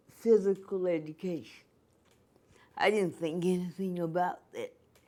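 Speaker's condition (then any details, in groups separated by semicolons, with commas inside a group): Cerebral palsy; from birth; voice sounds different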